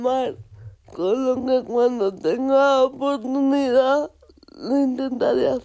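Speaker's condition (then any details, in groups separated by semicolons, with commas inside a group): Cerebral palsy; Fundación Aspace Zaragoza project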